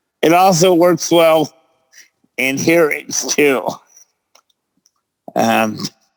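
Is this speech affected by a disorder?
Yes: cerebral palsy; present since birth.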